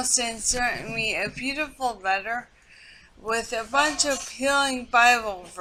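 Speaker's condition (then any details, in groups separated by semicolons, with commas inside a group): Multiple sclerosis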